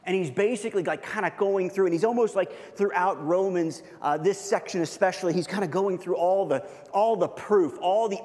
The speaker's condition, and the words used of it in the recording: No condition.